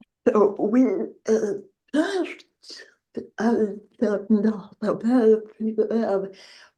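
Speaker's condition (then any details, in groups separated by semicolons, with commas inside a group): Generalized dystonia; generalized, leg weakness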